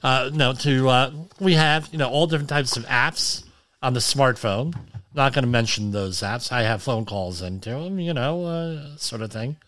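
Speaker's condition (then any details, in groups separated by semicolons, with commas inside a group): Cleft lip and palate; hearing checked this morning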